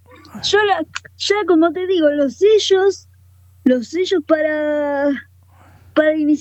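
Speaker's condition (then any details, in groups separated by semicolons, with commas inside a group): Cerebral palsy, quadriparesis; wheelchair user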